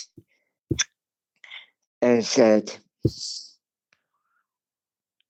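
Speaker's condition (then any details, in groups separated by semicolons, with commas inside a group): Cerebral palsy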